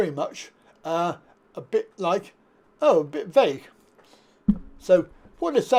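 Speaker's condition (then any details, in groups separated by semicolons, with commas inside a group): Cerebral palsy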